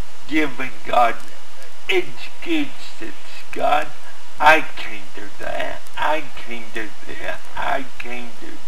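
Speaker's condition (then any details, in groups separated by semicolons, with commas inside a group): Cerebral palsy; from birth, 18 minutes oxygen deprivation at birth; affected by oxygen deprivation at birth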